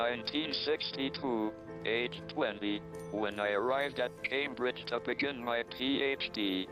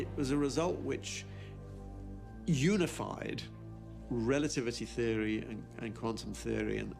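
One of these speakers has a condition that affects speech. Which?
The first: amyotrophic lateral sclerosis; tracheotomy, ventilator through throat; onset early twenties, gradual progression, fully dependent, no hand use; natural voice lost after tracheotomy, very slow communication via cheek muscle, speaking through a speech-generating device.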